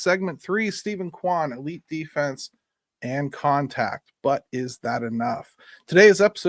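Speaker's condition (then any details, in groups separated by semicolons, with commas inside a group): No condition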